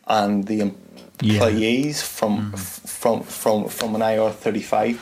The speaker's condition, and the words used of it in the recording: Stuttering. So hopefully my stuttery delivery here and there has not been too bad.